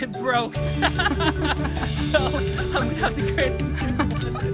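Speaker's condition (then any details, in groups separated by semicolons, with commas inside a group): No condition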